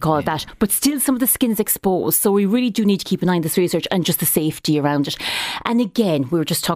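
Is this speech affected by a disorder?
No.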